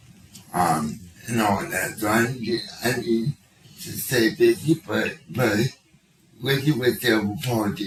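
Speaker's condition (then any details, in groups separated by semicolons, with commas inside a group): Cerebral palsy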